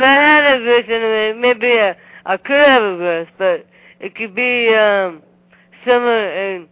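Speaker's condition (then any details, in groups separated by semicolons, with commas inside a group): Down syndrome; present from birth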